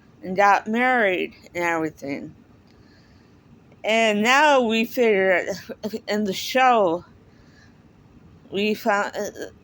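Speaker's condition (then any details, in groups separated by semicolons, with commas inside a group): Cerebral palsy; speaks differently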